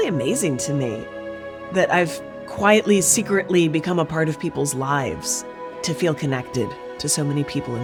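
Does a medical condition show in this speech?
No.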